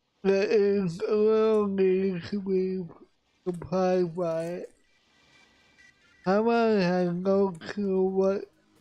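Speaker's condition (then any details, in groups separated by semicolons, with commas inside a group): Cerebral palsy; affects voice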